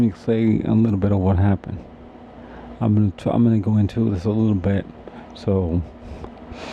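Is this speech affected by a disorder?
Yes: cerebral palsy; brain injury, wheelchair user; difficulty eating.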